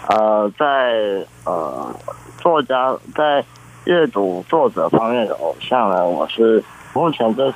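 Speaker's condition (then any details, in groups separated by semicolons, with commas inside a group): Congenital muscular dystrophy; present from birth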